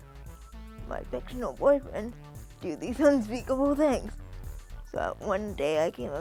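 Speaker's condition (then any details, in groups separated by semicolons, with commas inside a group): Cerebral palsy; 23 years old, types with two fingers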